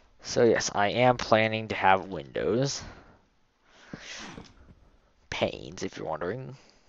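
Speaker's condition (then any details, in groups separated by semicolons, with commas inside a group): No condition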